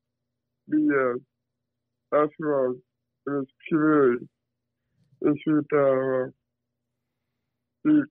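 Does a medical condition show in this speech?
Yes: Down syndrome; with many limitations per father.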